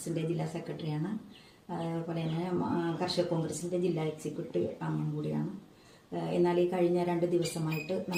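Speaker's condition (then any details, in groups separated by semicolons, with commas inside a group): No condition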